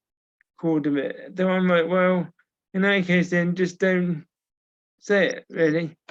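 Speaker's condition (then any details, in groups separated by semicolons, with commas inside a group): Cerebral palsy; from birth, uses wheelchair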